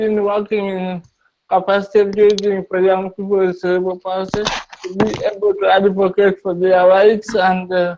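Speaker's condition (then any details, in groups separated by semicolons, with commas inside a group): Cerebral palsy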